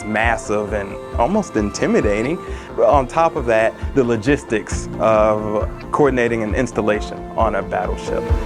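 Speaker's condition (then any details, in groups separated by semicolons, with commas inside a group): No condition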